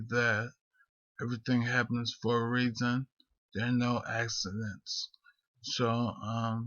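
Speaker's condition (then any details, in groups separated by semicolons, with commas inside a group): Multiple sclerosis; rambling speech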